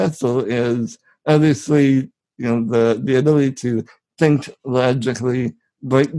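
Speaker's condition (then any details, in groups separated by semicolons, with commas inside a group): Spinal muscular atrophy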